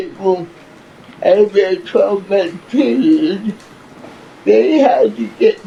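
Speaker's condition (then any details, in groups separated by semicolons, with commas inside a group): Cerebral palsy; from birth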